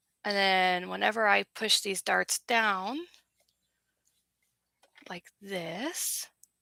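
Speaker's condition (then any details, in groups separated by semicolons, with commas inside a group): No condition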